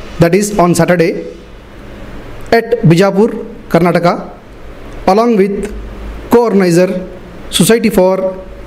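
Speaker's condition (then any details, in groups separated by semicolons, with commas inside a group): No condition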